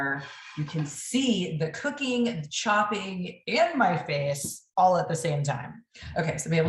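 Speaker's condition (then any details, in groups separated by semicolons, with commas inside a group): No condition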